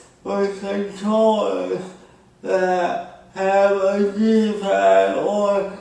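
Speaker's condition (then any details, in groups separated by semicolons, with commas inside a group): Speech impairment after birth surgery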